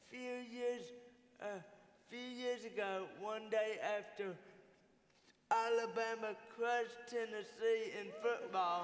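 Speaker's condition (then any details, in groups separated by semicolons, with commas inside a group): Cerebral palsy; from birth, uses wheelchair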